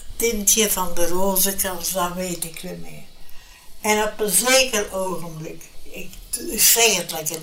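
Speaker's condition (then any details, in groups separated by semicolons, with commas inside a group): Brain hemorrhage; unable to speak afterwards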